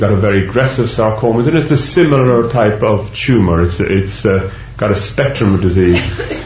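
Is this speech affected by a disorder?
No.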